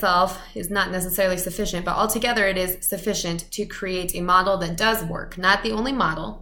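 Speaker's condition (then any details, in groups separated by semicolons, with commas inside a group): No condition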